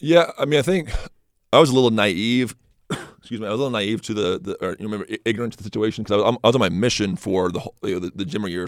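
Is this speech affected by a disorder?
Yes: stutter; stutter first noticed in high school, not as a child, magnified speaking Spanish as a missionary; has seen speech therapists, helped a little, uses detailed preparation to reduce stuttering; stutters off the cuff, trips over words, can't get a word out, less when prepared and confident; here repeated sounds, repeated words.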